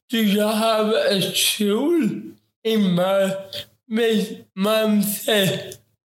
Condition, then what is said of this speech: Cerebral palsy. I have a packet of which infect my talking, my movement,